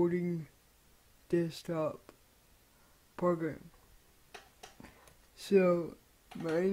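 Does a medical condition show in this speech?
Yes: cerebral palsy.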